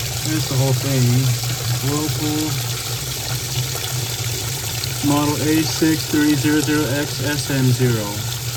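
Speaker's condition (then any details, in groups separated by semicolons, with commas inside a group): No condition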